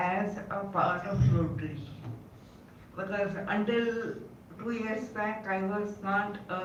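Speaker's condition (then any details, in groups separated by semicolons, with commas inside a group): Cerebral palsy; caused by encephalitis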